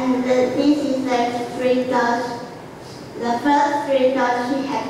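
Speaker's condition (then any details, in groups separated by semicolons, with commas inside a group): Cerebral palsy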